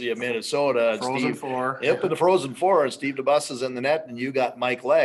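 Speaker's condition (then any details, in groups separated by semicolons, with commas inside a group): No condition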